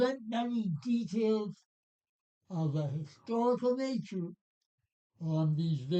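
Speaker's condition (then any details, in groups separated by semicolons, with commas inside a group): Parkinson's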